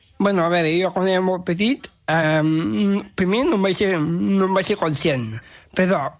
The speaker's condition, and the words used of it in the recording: Down syndrome. Que jo no tinc per què expressar-me de la mateixa manera que els altres.